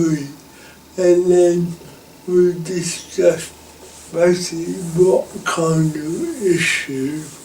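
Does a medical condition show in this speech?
Yes: cerebral palsy.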